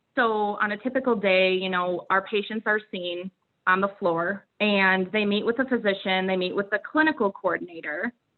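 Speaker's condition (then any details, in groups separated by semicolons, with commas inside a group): No condition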